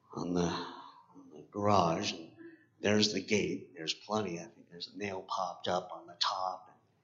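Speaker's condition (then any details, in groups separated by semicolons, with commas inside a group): Cleft palate; congenital cleft palate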